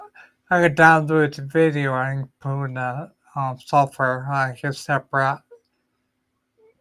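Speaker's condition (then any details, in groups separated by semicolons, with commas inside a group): Ataxia; speech and swallowing affected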